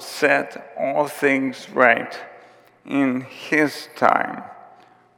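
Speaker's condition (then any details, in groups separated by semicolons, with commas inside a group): ALS; onset with tiredness and clumsiness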